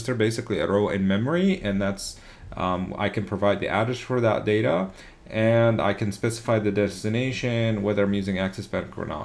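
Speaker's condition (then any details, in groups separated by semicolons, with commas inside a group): No condition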